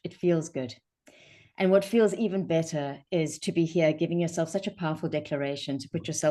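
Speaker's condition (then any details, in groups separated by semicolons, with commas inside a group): No condition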